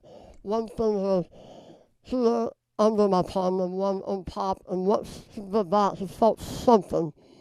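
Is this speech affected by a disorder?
Yes: base of tongue cancer surgery; stage IV base-of-tongue carcinoma, half tongue rebuilt, chemoradiation; survivor, diagnosed at 44, throat stretching surgery; swallowing trouble, food sticks, frequent aspiration, water with meals.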